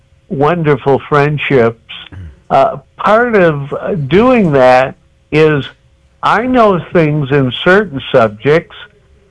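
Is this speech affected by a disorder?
Yes: cerebral palsy.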